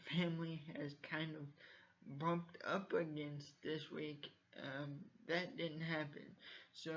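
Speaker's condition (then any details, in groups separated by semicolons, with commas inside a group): Cerebral palsy; from birth, uses wheelchair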